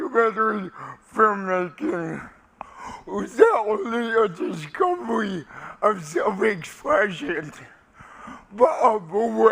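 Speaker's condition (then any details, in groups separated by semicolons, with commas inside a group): Cerebral palsy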